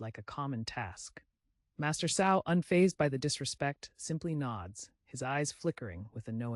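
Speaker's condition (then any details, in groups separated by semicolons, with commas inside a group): No condition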